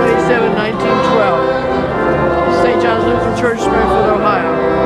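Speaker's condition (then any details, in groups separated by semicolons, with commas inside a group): No condition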